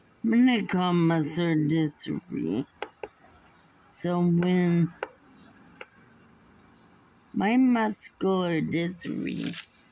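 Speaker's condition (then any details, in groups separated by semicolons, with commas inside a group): Muscular dystrophy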